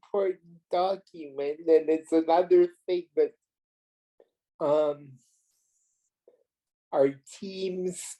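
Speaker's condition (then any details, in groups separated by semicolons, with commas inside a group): Cerebral palsy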